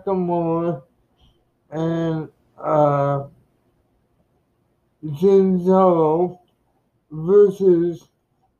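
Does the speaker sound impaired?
Yes: cerebral palsy.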